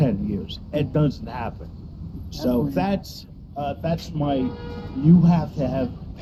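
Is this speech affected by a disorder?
Yes: cerebral palsy.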